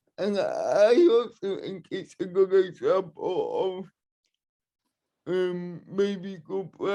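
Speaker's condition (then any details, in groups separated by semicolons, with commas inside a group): Cerebral palsy, spastic and dyskinetic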